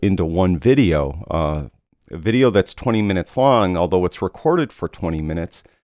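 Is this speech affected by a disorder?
No.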